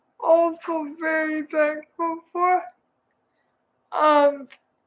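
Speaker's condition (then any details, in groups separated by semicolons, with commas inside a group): Cerebral palsy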